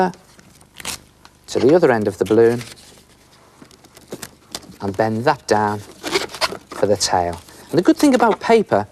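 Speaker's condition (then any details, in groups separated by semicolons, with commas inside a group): No condition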